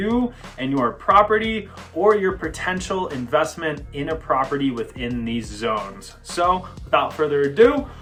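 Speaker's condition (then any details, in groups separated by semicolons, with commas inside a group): No condition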